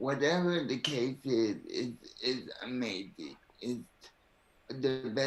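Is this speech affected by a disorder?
Yes: cerebral palsy.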